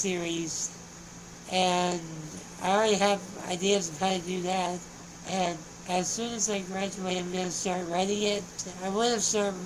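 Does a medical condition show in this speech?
Yes: spinal muscular atrophy.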